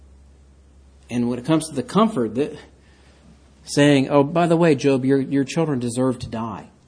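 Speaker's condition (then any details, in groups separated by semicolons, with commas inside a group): No condition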